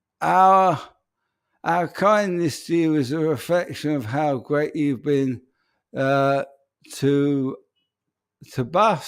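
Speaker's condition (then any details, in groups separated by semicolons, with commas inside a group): Upper motor neuron disorder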